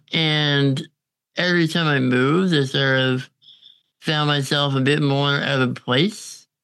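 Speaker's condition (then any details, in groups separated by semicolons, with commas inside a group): Congenital muscular dystrophy; uses ventilator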